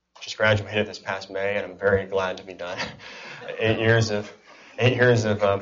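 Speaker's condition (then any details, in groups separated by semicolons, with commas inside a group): Cleft palate and cleft lip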